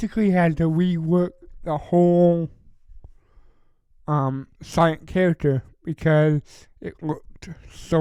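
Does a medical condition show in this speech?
Yes: cerebral palsy.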